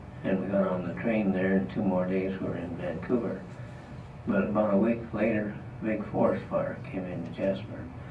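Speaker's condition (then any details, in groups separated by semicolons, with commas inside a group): Parkinson's disease; trouble talking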